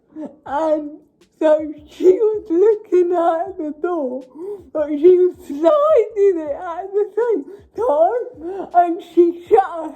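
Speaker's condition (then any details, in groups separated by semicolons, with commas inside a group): Cerebral palsy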